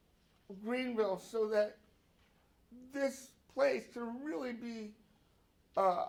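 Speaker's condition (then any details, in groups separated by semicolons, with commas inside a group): Cerebral palsy; brain cell damage at birth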